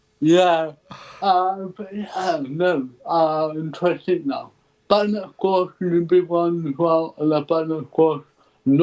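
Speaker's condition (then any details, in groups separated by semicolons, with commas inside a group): Cerebral palsy; ataxic type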